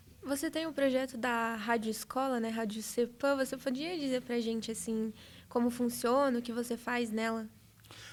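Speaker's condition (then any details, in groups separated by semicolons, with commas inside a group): No condition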